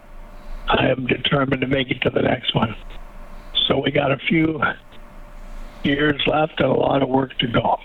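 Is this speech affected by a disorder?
Yes: ALS; right arm twitching onset, spread to all limbs, three years before diagnosis, not bulbar; spread to shoulders and breathing, on two of three approved treatments, one for four years; breathing affected, speech slightly affected.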